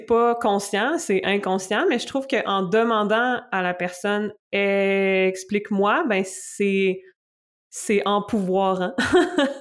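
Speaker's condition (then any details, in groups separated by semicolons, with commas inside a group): Stuttering; stuttering since earliest memory, diagnosed at seven, moderate per speech therapy report, childhood speech therapy; stuttering moment during greeting, held back and stopped, could not reproduce it after; repeated words, prolonged sounds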